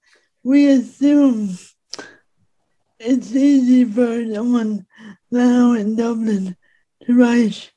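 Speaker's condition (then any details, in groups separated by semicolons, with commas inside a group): Speech impediment; disabled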